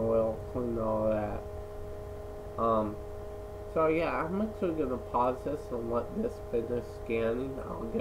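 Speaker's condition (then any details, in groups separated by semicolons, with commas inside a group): Cerebral palsy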